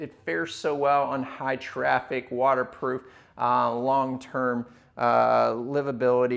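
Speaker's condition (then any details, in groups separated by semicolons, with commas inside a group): No condition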